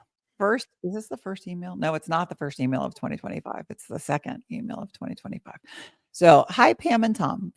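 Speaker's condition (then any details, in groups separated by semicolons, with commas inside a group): No condition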